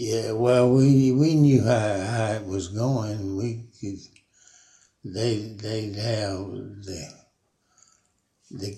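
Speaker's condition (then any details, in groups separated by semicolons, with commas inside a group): Parkinson's; no broken bones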